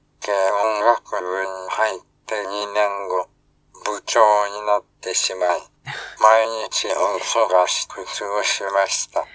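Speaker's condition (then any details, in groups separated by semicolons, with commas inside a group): ALS, speech-generating device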